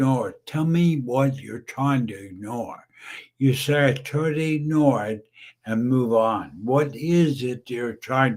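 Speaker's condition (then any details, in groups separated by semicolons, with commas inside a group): Brain injury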